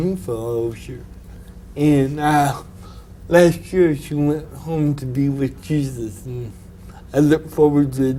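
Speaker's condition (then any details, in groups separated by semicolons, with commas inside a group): Cerebral palsy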